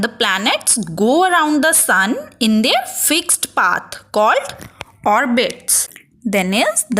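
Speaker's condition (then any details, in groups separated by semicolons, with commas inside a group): No condition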